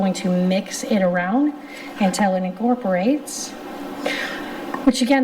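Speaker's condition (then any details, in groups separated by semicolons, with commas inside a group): No condition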